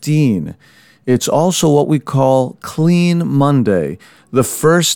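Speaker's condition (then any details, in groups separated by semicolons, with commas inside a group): No condition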